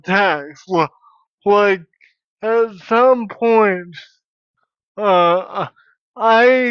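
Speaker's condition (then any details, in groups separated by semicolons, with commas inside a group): Cerebral palsy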